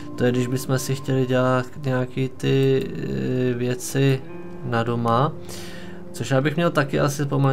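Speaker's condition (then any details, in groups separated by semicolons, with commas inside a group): No condition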